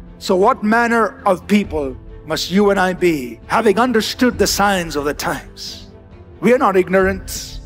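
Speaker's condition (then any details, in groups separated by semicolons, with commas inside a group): No condition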